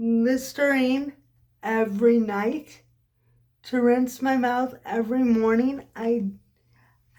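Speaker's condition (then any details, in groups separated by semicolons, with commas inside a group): Cerebral palsy; occasional swallowing problems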